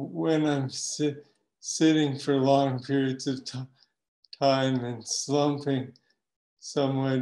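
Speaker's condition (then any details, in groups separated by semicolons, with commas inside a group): Parkinson's disease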